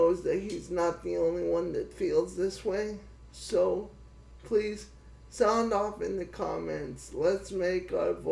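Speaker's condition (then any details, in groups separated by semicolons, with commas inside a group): Cerebral palsy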